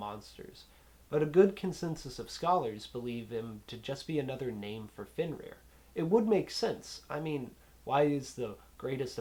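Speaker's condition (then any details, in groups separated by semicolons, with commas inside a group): No condition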